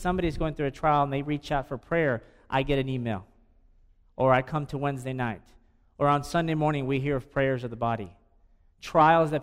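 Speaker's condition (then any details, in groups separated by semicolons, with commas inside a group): No condition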